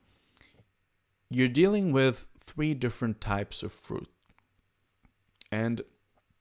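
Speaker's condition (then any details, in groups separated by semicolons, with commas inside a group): No condition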